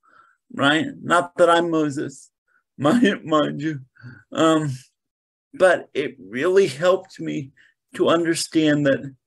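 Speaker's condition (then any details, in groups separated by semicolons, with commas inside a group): Cerebral palsy; present from birth, diagnosed at about six months, stiff as infant, mainly lower limbs affected; very spastic presentation, moves deliberately, has to think about motions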